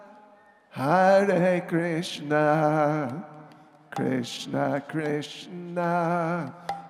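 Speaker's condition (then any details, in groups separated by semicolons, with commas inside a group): No condition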